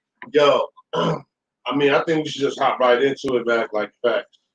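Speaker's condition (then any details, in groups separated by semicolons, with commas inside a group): No condition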